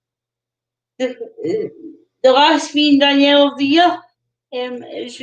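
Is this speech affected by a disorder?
Yes: cerebral palsy.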